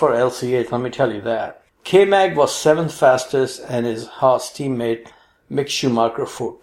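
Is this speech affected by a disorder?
No.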